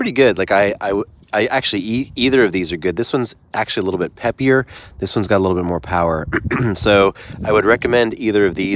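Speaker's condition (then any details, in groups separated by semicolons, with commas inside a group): No condition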